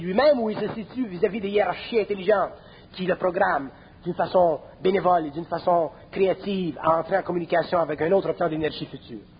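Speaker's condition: No condition

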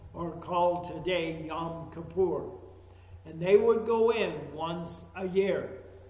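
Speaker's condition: ALS; affects speaking

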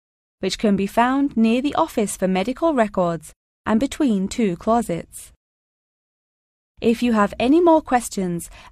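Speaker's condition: No condition

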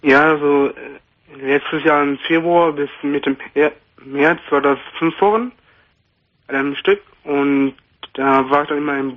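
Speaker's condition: Stuttering; lifelong, not curable, neurological cause per therapists, only when others present, severe last year; inpatient stuttering therapy completed last week, 10 weeks over one year, anxiety reduction, fluency shaping, home textbook; improved, fairly fluent now, uses stuttering control successfully; prolonged sounds, blocks

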